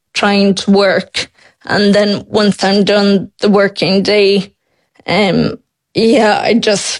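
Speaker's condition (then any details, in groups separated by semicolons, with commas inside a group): Friedreich's ataxia; diagnosed at 12 by professor King, Temple Street, onset late primary school, three spinal surgeries for scoliosis; age 28, about 16 years since diagnosis, greatly progressed, fully wheelchair reliant, heavy fatigue; speech expected to disappear within years, synthetic voice expected, swallowing to worsen needing thickeners, possible ventilator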